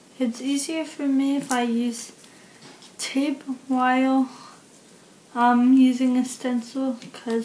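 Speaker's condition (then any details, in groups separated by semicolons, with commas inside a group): Cerebral palsy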